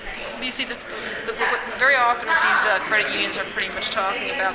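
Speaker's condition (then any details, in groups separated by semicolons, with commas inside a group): No condition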